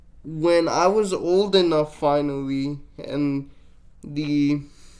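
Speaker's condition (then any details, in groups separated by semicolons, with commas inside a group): Cerebral palsy, mixed, mild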